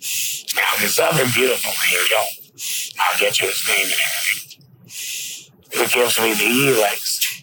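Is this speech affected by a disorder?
Yes: laryngectomy; presses on neck daily to talk.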